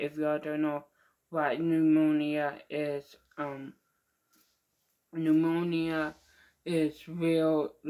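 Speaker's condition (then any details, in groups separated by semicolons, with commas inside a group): Mild cerebral palsy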